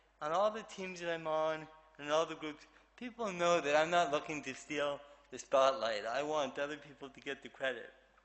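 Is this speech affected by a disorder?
Yes: cerebral palsy; affects movement and speech.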